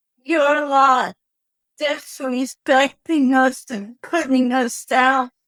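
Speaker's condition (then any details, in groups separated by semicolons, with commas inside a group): Cerebral palsy; wheelchair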